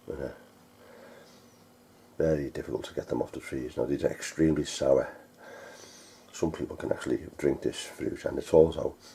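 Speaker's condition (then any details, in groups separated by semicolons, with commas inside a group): No condition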